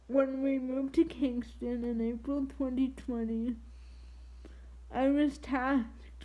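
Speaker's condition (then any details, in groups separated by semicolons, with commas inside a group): Triplegic cerebral palsy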